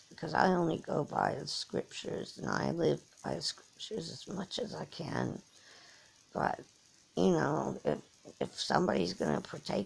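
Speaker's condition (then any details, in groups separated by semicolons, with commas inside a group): Cerebral palsy; from birth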